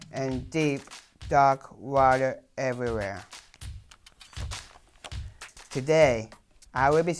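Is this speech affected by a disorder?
Yes: Down syndrome, trisomy 21; speech really hard due to low muscle tone and tongue.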